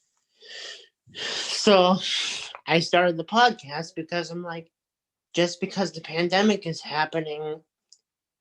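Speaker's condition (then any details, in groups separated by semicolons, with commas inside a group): Cerebral palsy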